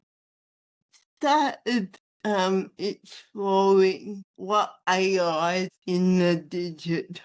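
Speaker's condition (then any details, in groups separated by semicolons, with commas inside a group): Athetoid spastic cerebral palsy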